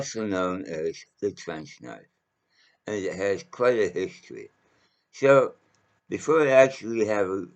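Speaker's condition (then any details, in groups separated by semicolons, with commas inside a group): Mouth cancer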